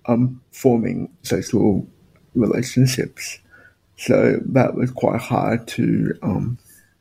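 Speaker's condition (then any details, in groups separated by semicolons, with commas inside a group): Spastic quadriplegic cerebral palsy; all four limbs affected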